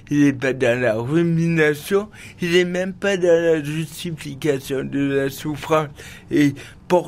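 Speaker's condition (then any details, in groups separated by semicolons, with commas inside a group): Cerebral palsy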